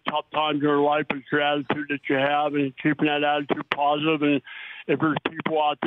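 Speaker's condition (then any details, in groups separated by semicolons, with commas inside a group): Oral cancer; may be hard to understand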